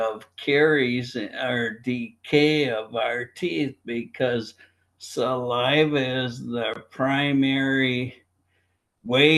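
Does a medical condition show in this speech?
Yes: primary lateral sclerosis, bulbar onset.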